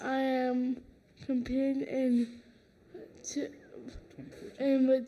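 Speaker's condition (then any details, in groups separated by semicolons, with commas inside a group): Cerebral palsy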